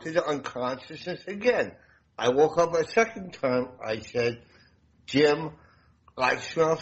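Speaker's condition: Damaged voice box; voice sounds noticeably different

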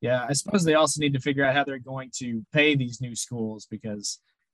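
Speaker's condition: No condition

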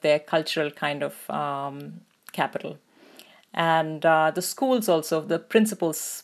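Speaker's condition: No condition

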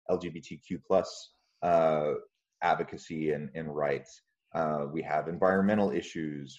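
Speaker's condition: No condition

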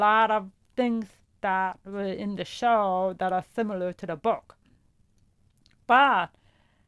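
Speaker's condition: Profound deafness; headphones too quiet

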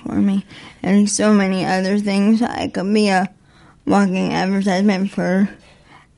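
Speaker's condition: Spastic quadriplegic cerebral palsy, severe; age 36, muscles very spastic, aging with spasticity difficult, has therapist team

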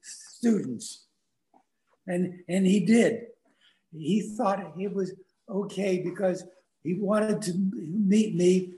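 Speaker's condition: Aphasia after stroke; aphasia caused by stroke; ongoing recovery, gradual daily progress; cannot yet talk at pre-stroke level, early on only a few words over speakerphone

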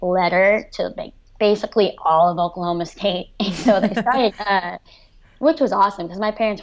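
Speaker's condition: Cleft lip and palate, severe

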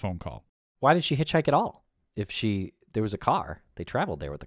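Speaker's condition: No condition

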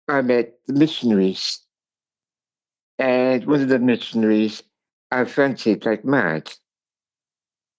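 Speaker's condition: Cerebral palsy; attended speech impairment boarding school

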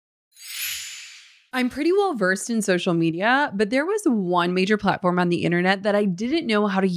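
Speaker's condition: No condition

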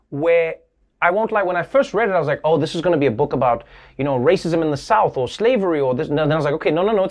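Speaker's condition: No condition

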